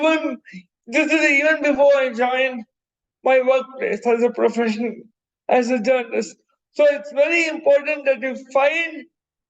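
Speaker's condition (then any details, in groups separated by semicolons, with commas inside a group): Cerebral palsy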